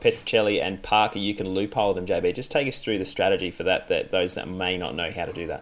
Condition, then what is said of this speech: None; typical speech.